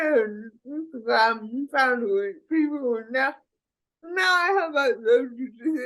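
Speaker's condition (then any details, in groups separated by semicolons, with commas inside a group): Cerebral palsy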